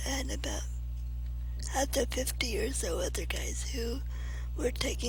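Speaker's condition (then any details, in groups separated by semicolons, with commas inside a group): Cerebral palsy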